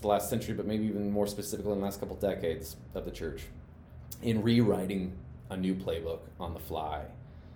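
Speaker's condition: No condition

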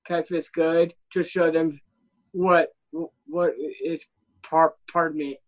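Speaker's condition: Down syndrome

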